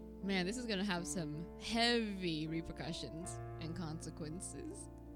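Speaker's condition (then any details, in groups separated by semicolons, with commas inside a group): No condition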